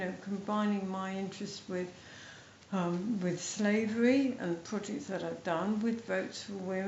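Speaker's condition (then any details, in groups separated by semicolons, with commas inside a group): MND, mild; speech slightly affected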